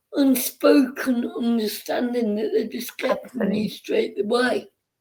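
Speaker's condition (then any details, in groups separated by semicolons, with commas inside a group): Cerebral palsy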